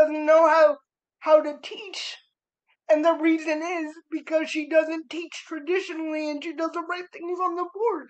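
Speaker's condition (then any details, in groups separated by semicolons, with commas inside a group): Cerebral palsy; spastic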